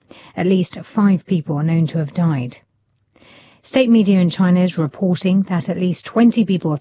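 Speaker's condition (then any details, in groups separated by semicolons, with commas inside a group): No condition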